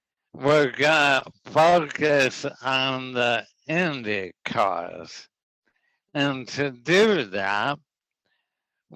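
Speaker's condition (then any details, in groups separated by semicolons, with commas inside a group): ALS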